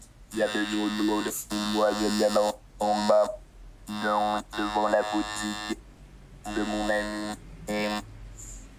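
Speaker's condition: Total pharyngolaryngectomy; tracheal stenosis, partial oesophagectomy

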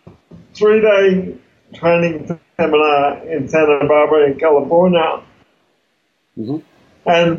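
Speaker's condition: Cerebral palsy; congenital, wheelchair user

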